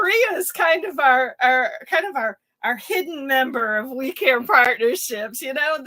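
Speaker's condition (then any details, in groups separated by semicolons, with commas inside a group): No condition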